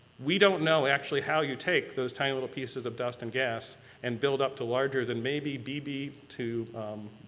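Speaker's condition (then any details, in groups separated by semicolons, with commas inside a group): No condition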